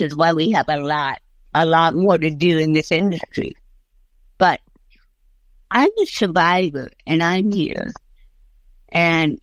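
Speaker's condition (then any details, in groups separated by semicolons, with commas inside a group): Cerebral palsy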